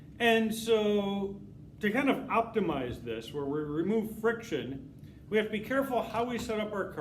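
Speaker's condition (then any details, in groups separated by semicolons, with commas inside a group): No condition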